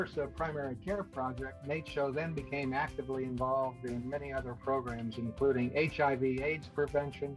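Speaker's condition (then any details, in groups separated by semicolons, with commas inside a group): No condition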